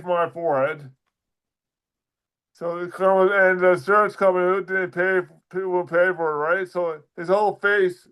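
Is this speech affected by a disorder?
Yes: dysarthria; crash brain damage, atlanto-occipital neck injury, severe mobility limits; weaker speech muscles.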